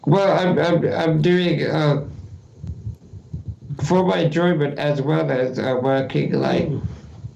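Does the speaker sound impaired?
Yes: Duchenne muscular dystrophy; lifelong, about 28 years, full-time wheelchair user, good finger ability with right technology and positioning; on ventilator to help breathing, uses programmable mouse and game controller.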